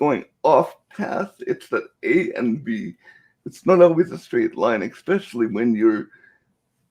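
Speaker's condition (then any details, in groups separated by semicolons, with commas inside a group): Cerebral palsy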